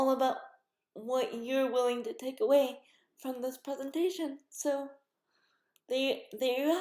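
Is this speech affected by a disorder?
Yes: cerebral palsy.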